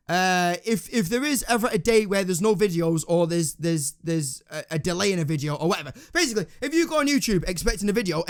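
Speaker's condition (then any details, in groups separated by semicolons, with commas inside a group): No condition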